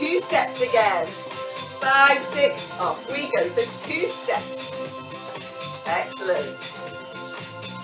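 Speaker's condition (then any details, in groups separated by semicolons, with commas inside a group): No condition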